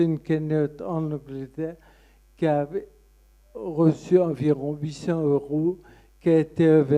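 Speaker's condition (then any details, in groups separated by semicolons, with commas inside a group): Friedreich's ataxia; speech therapy; effortful speech, effort to stand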